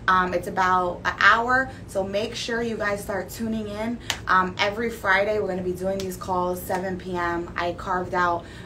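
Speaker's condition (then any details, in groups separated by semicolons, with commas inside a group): No condition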